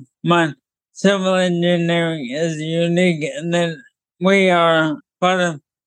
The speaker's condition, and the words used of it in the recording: ALS (motor neuron disease). It's hard to talk clearly and to move my arms and fingers.